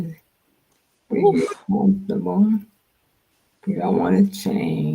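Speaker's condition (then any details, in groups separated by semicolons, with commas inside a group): Multiple sclerosis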